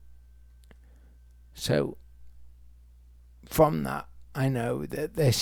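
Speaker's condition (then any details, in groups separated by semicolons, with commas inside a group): Multiple sclerosis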